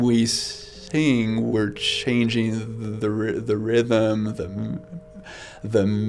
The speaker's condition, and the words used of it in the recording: Stuttering. I have to remember to breathe when I do that.